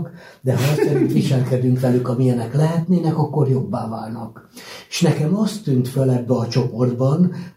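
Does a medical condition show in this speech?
No.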